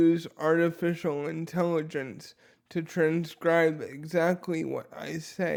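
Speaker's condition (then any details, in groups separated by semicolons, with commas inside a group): Dysarthria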